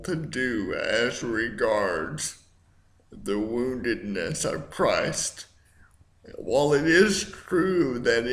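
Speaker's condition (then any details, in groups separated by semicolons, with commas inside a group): Cerebral palsy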